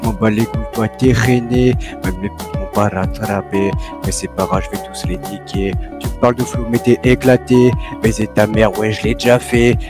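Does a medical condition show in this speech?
No.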